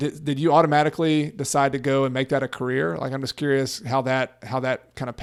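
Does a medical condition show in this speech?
No.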